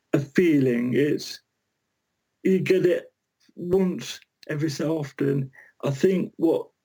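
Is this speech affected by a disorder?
Yes: cerebral palsy; from birth, brain starved of oxygen at birth, surviving twin, birth weight one pound; non-progressive but body prematurely ageing, physically getting gradually worse, increasingly physically unable.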